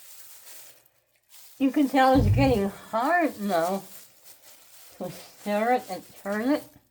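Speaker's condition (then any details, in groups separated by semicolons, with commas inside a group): Head and neck cancer; tracheostomy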